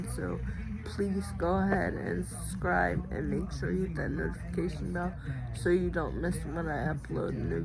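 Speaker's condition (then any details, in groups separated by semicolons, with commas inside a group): Cerebral palsy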